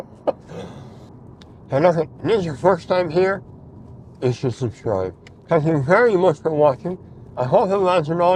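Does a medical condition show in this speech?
Yes: mouth cancer surgery.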